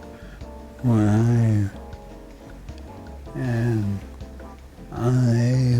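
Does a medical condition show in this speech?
Yes: Parkinson's disease.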